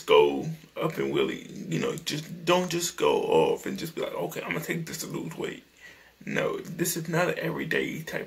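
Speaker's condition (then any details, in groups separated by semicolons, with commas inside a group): Cerebral palsy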